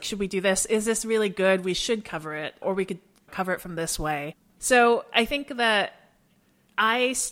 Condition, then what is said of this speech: No condition.